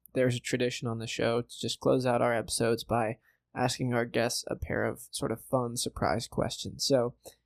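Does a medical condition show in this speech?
No.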